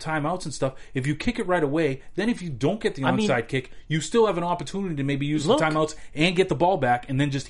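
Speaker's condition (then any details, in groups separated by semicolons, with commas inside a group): No condition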